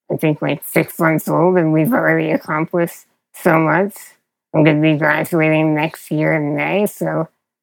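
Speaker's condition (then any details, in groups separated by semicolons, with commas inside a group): Spinal muscular atrophy; progressive, frequent childhood illness turning into pneumonia, over 100 hospital days in one year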